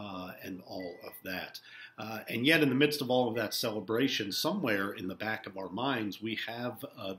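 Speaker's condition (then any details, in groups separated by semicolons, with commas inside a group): No condition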